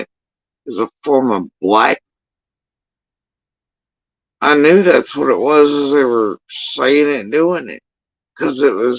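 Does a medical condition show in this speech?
Yes: facial paralysis after surgery; tongue.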